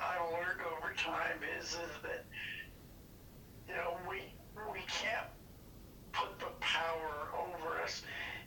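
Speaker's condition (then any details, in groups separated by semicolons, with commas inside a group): Parkinson's disease; diagnosed 5-6 years ago, hand tremors, deep brain stimulation both sides, first 1.5 years ago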